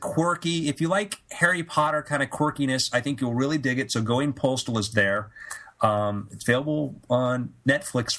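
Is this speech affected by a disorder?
No.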